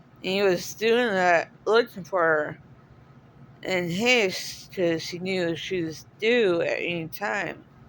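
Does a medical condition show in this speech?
Yes: cerebral palsy; speaks differently.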